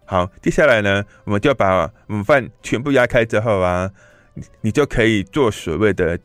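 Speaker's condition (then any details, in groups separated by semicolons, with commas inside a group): Hearing impairment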